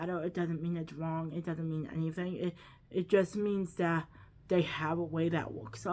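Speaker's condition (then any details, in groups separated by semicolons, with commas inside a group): Cerebral palsy, quadriplegic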